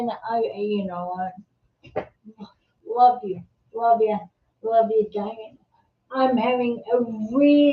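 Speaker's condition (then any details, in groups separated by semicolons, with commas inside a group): Multiple sclerosis; secondary progressive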